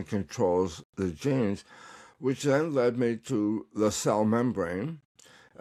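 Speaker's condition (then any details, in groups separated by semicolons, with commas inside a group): Tongue cancer; recovering, tongue exercises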